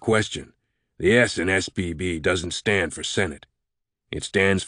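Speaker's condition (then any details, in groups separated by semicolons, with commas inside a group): No condition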